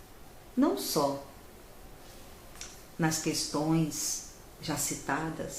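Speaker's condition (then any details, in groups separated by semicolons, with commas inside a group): No condition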